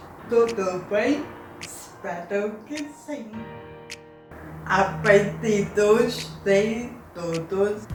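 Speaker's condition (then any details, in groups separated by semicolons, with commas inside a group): Cerebral palsy; lack of oxygen at birth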